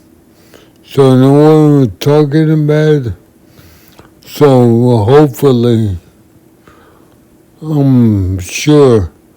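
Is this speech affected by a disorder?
Yes: multiple sclerosis.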